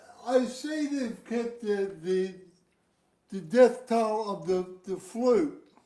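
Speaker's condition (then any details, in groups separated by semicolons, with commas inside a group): Cerebral palsy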